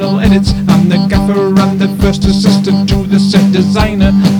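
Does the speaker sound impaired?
No.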